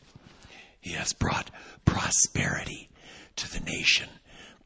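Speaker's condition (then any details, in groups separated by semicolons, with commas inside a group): Vocal cord paralysis, unilateral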